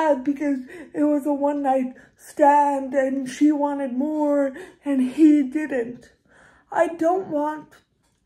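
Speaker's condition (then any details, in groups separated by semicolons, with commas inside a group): Cerebral palsy, severe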